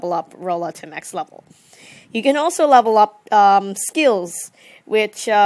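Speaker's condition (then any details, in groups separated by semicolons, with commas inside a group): No condition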